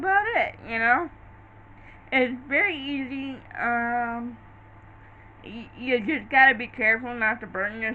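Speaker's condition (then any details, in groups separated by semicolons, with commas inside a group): Cerebral palsy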